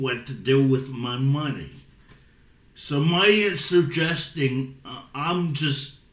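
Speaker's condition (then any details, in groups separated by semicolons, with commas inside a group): Cerebral palsy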